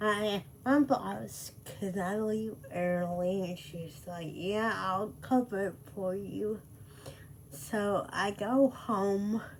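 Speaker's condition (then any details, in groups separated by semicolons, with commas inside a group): Cerebral palsy; speech affected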